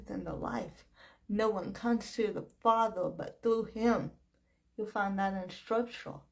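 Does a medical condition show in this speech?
Yes: cerebral palsy.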